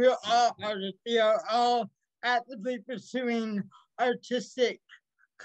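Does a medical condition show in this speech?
Yes: cerebral palsy.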